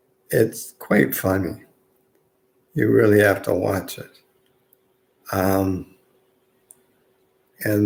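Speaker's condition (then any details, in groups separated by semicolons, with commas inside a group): Multiple sclerosis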